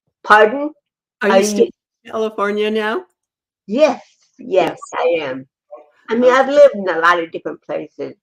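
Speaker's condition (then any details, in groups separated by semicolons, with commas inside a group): Cerebral palsy, athetoid and ataxic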